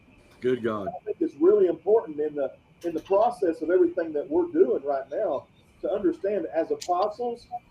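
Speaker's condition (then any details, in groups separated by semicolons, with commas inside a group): No condition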